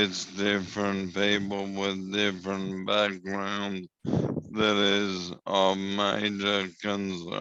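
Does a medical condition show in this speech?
Yes: motor neurone disease.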